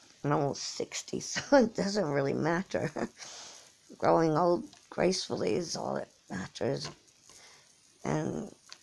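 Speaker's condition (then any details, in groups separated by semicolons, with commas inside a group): Cerebral palsy; from birth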